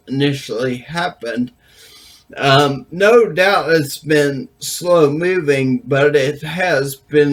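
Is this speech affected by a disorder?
Yes: brain injury.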